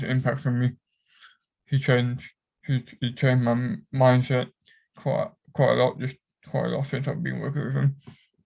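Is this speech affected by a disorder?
Yes: cerebral palsy; affects whole body; cramps.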